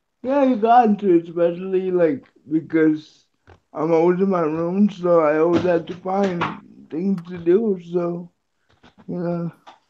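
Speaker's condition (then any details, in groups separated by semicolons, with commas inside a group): Cerebral palsy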